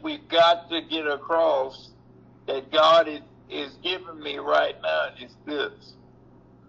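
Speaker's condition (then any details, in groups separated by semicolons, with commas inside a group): Cerebral palsy; previously off feet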